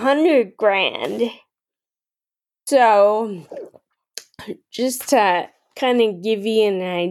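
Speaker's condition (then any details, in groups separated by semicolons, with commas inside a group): Friedreich's ataxia; rare progressive, form of muscular dystrophy, diagnosed at 17, initially mild, Muscular Dystrophy Association for braces; some speech issues, less pronounced than in others with Friedreich's ataxia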